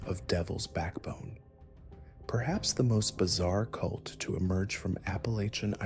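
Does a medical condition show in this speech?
No.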